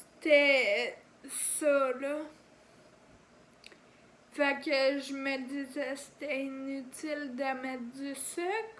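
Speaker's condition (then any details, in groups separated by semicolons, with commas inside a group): Ataxia; degenerative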